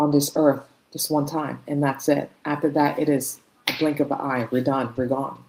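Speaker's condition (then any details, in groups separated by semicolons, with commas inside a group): No condition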